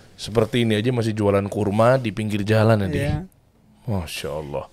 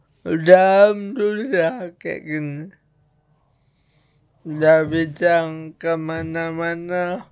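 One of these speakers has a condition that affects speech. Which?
The second: cerebral palsy; from birth, difficult delivery, affects muscles and motor function; severe, unable to walk until age 9, about 30 years; speech may be hard to understand, friend translates.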